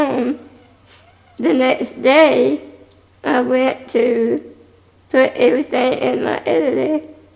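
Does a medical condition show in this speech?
Yes: spinal muscular atrophy type 2.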